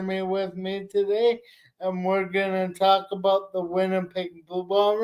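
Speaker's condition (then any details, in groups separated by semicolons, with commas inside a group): Cerebral palsy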